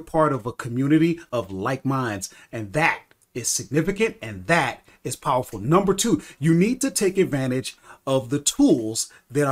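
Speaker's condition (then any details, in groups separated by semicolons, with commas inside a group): No condition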